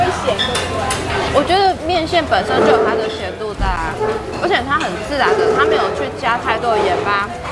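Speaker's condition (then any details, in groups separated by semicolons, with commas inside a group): No condition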